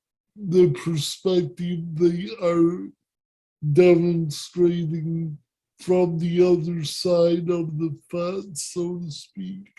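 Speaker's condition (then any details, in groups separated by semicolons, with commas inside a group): Cerebral palsy; speech impairment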